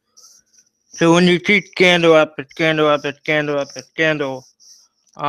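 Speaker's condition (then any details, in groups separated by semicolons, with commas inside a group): Cerebral palsy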